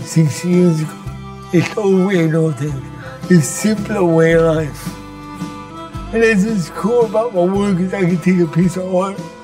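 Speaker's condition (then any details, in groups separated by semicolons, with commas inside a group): Cerebral palsy; from birth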